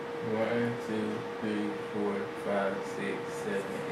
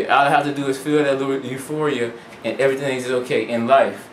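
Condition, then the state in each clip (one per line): Acute dystonic reaction
Before IV diphenhydramine
After IV diphenhydramine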